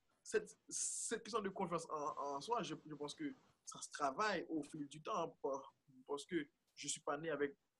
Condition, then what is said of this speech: Stuttering. Donc, au fil du temps, voilà, moi, j'ai compris que j'étais bègue, mais ça n'a ça, n'a jamais été un frein.